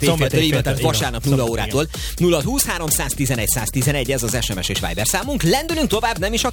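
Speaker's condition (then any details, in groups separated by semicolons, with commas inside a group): No condition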